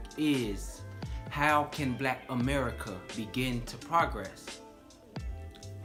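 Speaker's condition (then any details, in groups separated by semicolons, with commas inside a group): No condition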